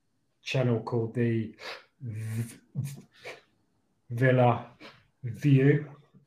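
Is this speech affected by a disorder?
Yes: stammer; stammer since childhood, hard reading aloud at school, phone calls, ordering train tickets, phone callers hung up thinking prank call; still stammers, lockdown impacted stammer, had mask made saying i stammer, you'll have to wait; sound, word and phrase repetitions, part-word repetitions, fillers like um and uh; here repeated sounds, blocks.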